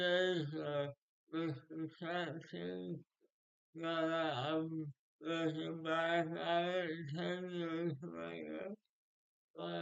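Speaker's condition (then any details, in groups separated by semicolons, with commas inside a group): Speech impairment after birth surgery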